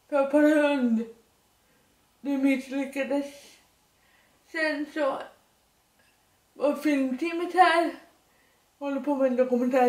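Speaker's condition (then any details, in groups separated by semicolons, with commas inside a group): Dyskinetic cerebral palsy; dyskinetic form, severe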